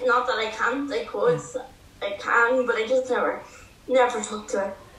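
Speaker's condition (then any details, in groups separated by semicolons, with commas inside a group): Cerebral palsy; cerebral palsy from birth, brain damage, mainly affects movement, intellect unaffected, lifelong power wheelchair user; ongoing physiotherapy, occupational therapy and seating support; clear as crystal conversation-wise, controls TV and lights by voice, types fairly well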